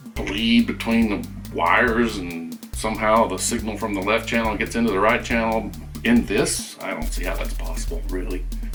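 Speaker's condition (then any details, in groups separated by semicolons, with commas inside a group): No condition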